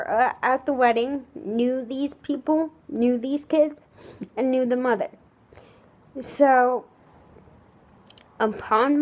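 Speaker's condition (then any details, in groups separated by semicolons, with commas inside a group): Cerebral palsy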